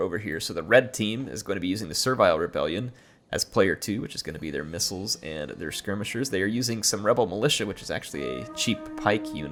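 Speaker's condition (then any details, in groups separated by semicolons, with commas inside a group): No condition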